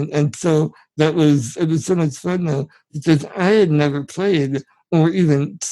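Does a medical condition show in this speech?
Yes: spinal muscular atrophy; genetic, from birth.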